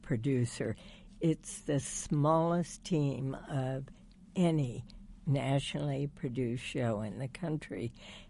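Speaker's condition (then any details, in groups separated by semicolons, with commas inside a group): Spasmodic dysphonia; one injection took voice completely two weeks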